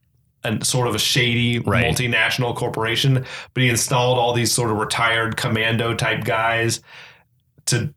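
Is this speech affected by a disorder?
No.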